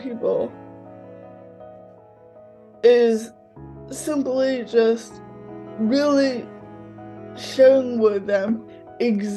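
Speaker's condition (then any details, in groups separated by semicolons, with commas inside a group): Cerebral palsy, mild; affects only mouth, lifelong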